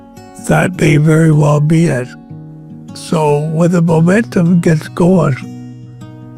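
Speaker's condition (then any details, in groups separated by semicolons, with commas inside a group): ALS; onset with twitching, three years to confirm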